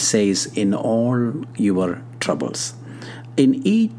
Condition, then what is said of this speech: No condition.